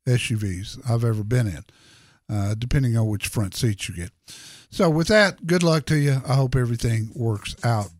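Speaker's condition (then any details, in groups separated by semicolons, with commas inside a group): No condition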